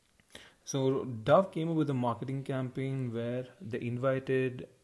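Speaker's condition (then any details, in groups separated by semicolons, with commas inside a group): No condition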